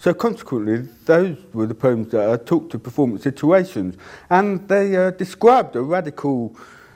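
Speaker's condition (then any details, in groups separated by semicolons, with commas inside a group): Deafness; cannot hear own voice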